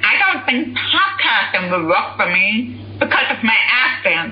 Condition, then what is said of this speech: Deafness. Voice search does not like my voice.